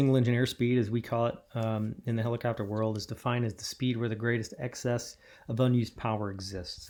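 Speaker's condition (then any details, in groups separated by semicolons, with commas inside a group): No condition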